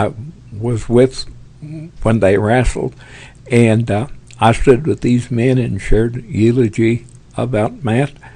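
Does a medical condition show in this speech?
Yes: Parkinson's; tremors as early symptom.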